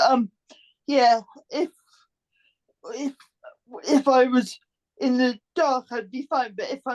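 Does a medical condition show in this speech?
Yes: cerebral palsy.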